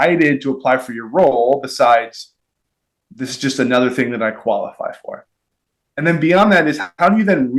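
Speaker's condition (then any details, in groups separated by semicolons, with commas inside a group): No condition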